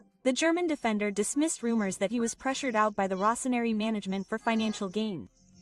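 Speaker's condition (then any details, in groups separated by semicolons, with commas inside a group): No condition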